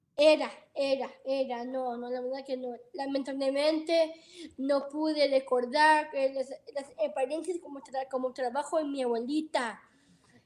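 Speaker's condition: Down syndrome; present from birth, heart surgery; about 21 years since birth, ongoing therapies

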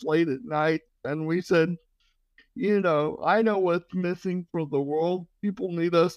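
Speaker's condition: Cerebral palsy

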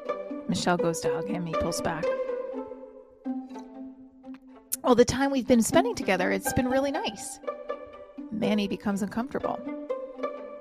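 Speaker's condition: No condition

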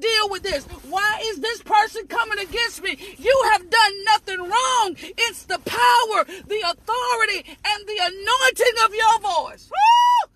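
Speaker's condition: No condition

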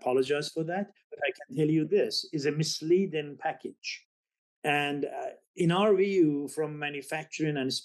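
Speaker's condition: No condition

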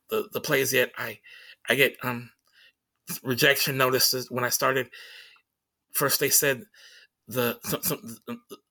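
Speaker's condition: Stutter; stutters during conversation; repeated sounds, repeated words, prolonged sounds

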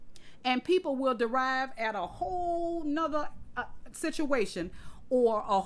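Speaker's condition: No condition

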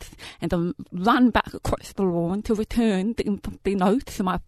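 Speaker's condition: Profound deafness; relies extensively on lip reading, taught to speak at separate centre from 10 months; stenographer typing captions onto laptop in lectures, provided by University of Technology Sydney; speech learned through training at separate centre from 10 months old

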